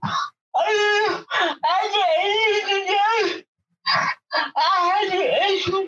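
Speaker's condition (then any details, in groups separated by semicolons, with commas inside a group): Cerebral palsy; wheelchair for mobility, speech impairment, job provides same interpreter daily over Zoom; interpreter repeats her speech line by line during interview; others may struggle to understand, interpreter revoices her words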